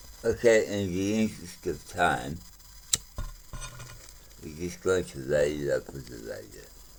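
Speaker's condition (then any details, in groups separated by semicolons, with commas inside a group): Mouth cancer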